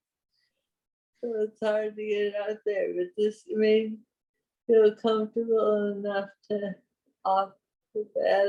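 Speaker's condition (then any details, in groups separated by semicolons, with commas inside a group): Parkinson's; awake brain surgery; about 22 years since diagnosis, later stages; voice weaker than before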